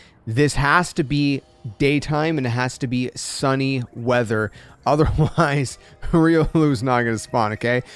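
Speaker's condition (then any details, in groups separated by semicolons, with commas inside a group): No condition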